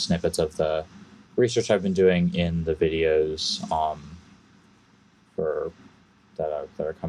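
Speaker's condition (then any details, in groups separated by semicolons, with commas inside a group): No condition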